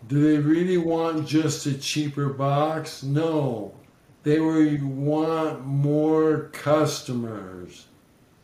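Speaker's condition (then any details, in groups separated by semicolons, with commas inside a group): ALS; ongoing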